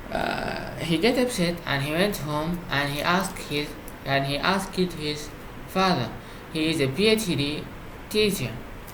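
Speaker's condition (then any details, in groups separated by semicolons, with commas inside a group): No condition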